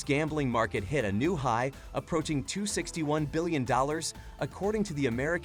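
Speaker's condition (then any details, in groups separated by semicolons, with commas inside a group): No condition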